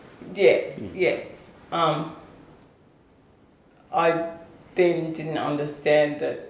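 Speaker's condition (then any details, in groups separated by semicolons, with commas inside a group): ALS/MND; onset foot drop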